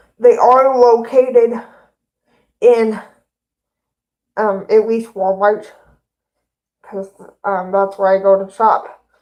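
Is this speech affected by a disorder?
Yes: cerebral palsy; both hands affected.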